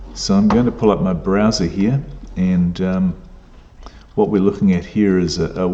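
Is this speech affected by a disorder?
No.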